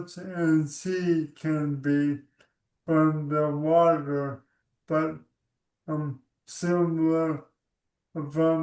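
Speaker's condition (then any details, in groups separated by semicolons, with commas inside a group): ALS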